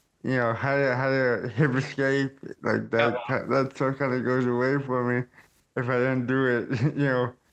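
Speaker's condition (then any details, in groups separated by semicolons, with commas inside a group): Cerebral palsy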